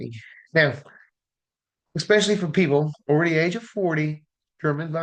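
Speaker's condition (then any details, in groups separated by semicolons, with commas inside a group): No condition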